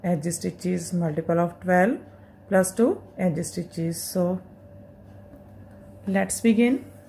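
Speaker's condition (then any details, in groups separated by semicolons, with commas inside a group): No condition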